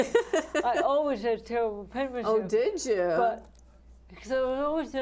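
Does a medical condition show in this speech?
Yes: ALS; some pills hard to swallow, tongue twists on long words.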